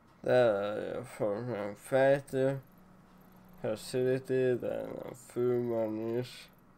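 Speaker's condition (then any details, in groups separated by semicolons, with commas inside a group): Cerebral palsy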